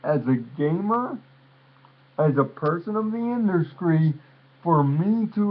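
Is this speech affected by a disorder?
Yes: cerebral palsy.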